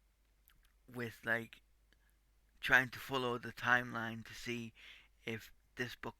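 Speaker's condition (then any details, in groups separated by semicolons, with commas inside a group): Cerebral palsy; tight muscles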